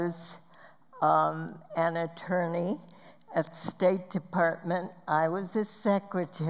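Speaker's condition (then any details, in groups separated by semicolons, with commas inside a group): Spasmodic dysphonia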